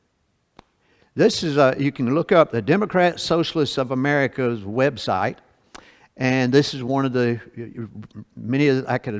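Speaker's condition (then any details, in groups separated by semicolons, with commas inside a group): No condition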